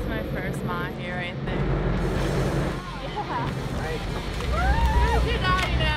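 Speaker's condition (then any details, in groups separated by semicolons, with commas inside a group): No condition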